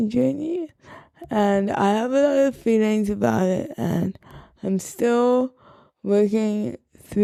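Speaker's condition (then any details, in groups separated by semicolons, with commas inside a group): Cerebral palsy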